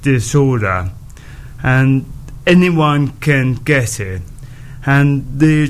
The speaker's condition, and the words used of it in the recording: ALS (motor neuron disease). But obviously my speech has been heavily impacted, and it's slowed down and sounds quite slurred around the edges.